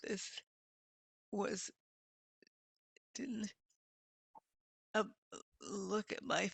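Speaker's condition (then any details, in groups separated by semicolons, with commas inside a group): Multiple sclerosis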